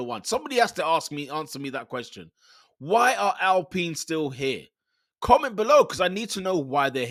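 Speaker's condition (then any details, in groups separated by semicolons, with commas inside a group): No condition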